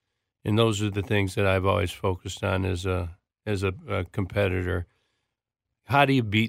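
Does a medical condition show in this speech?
Yes: Parkinson's disease; left hand clutching about eight years before diagnosis, diagnosed within 2 days via friend Peter Secchia, Grand Rapids; speech tough, speech therapy with ahs before going on air, big and loud voice training.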